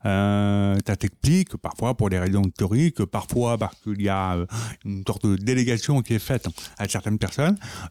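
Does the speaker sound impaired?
Yes: profound deafness from birth; profound congenital deafness, behind-the-ear hearing aids, cued speech (LPC), sign language learned later, younger sister also deaf; perceives sounds, half lipreading half hearing, must see speaker, group talk tiring, video relay centre for calls.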